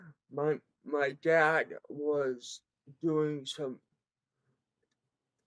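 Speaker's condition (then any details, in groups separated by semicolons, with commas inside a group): Cerebral palsy; present from birth, severe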